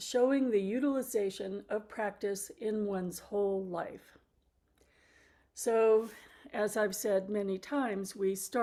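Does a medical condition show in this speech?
No.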